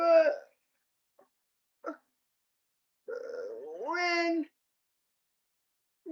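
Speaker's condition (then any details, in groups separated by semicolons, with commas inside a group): Cerebral palsy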